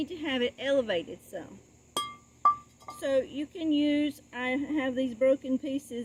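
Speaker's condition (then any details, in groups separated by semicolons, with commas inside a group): No condition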